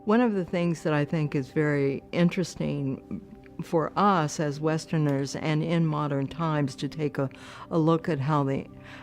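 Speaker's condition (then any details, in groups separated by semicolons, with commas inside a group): No condition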